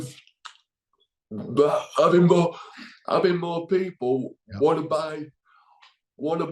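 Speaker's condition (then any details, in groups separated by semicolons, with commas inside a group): Cerebral palsy; left side affected, weak left arm, cannot walk, from birth; needs daily support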